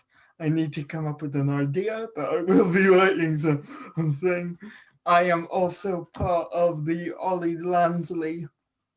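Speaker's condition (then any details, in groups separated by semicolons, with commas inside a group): Cerebral palsy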